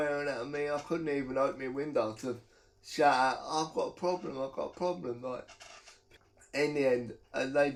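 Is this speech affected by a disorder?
Yes: cerebral palsy.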